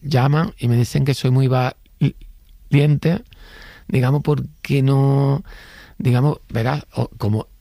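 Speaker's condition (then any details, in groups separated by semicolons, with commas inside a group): Stuttering, mild; stuttering since childhood; self-described as a little stuttering; blocks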